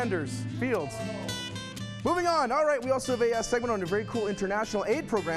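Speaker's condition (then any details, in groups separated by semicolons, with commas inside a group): No condition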